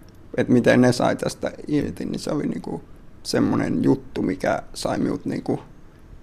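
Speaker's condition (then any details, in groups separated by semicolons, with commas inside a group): Duchenne muscular dystrophy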